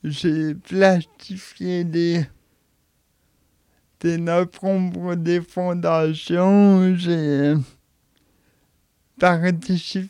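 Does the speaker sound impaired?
Yes: cerebral palsy; since birth, unable to walk, personal helper comes, respite house since age 8 or 9; age 31.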